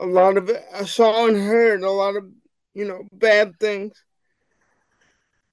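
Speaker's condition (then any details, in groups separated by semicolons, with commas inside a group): Cerebral palsy; wheelchair bound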